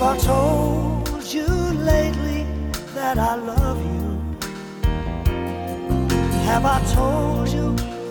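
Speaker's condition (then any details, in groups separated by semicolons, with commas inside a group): No condition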